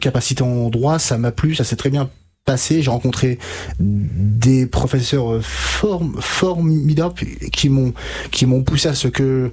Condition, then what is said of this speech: Stuttering. Donc là par exemple j'ai des blocages et j'ai des répétitions, mais auparavant, avant que je fasse ce gros travail orthophonique, c'était une catastrophe quoi.